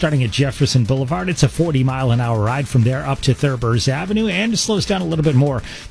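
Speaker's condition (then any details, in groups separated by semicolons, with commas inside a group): No condition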